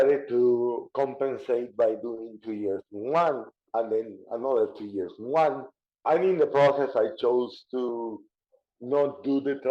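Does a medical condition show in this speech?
Yes: cerebral palsy; diagnosed in childhood.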